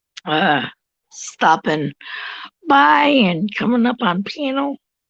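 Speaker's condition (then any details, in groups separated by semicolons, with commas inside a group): Cerebral palsy; tracheotomy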